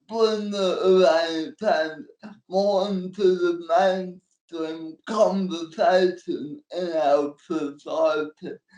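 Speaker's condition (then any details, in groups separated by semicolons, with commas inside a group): Cerebral palsy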